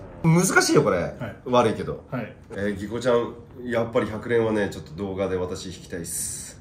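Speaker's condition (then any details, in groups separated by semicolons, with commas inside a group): No condition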